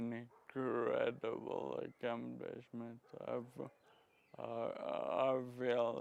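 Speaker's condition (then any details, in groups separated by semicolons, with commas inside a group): Friedreich's ataxia; ataxic dysarthria, standard speech recognition works only sometimes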